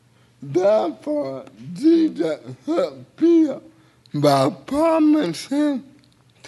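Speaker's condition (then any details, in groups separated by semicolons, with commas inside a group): Cerebral palsy; involuntary hand movements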